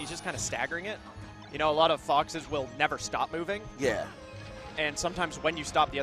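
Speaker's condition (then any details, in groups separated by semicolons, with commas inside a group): No condition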